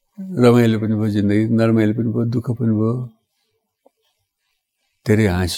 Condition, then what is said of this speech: Parkinson's disease. अब बोल्दाखेरि लडबड हुन्छ मैले बोलिरहेको त्यति स्वादिलो लागेको छैन मलाई